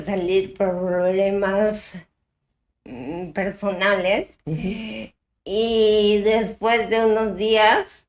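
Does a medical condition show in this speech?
Yes: ataxia type 1.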